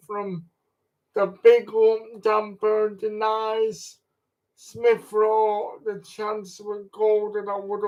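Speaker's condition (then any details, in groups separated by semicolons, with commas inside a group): Cerebral palsy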